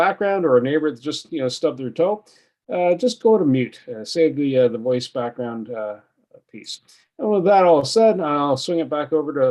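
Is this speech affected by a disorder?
No.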